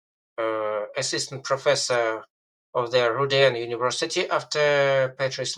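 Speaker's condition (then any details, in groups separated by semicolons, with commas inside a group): No condition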